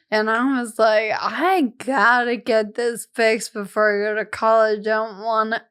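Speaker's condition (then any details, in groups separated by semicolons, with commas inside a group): Friedreich's ataxia; genetic progressive, from birth, affects walking and speech; about 10 years since diagnosis, uses wheelchair, no treatment; slurred speech, sounds drunk, still understood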